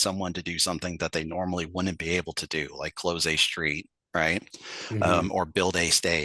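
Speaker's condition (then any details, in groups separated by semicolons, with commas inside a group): No condition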